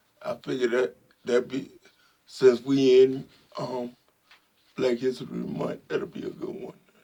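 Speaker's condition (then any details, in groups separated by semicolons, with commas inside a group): Spastic quadriplegic cerebral palsy; spastic quadriplegic, from birth, both sides of body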